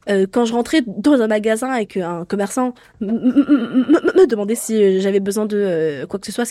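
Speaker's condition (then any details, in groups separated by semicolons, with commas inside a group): Stuttering; stuttering since age 8 in Tunisia, linked to school pressure, father's reproaches, grandmother's death, initially fluctuating; age 17, aware since 13, Éloquence du Bégaiement program, learned pauses, accepts stutter; blocks with throat tension, sometimes cannot breathe, substitutes words like succinct, formerly mute with strangers; repeated sounds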